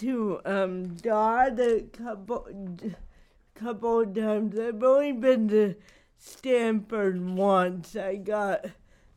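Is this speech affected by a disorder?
Yes: cerebral palsy; wears down with age.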